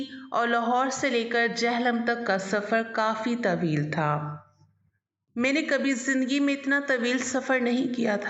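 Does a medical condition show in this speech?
No.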